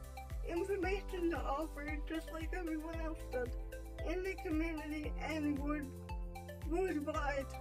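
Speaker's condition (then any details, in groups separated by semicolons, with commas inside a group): Spastic quadriplegic cerebral palsy; spastic quadriplegic form, scoliosis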